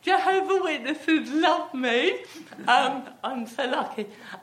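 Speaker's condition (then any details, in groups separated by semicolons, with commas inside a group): Athetoid cerebral palsy; with myotonia and ataxia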